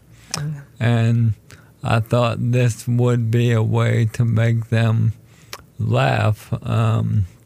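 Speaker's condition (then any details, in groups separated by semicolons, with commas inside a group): ALS; told condition is terminal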